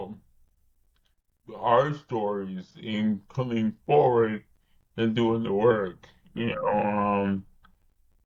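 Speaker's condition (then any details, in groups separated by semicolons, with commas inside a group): Cerebral palsy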